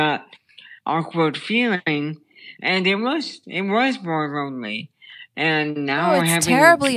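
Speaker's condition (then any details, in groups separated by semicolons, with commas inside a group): Brain stem tumor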